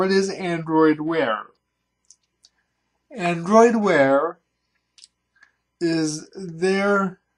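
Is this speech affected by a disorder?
Yes: cerebral palsy.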